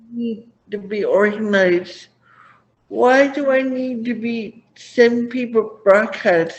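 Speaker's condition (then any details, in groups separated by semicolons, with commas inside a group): Cerebral palsy; did not talk until about age five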